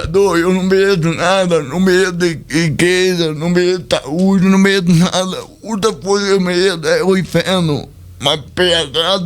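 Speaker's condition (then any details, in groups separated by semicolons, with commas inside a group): Cerebral palsy; speech not normal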